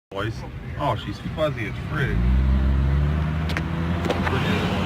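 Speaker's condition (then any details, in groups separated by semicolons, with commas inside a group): No condition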